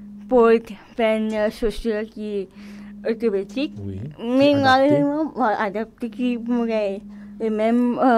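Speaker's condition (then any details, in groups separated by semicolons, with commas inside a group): Cerebral palsy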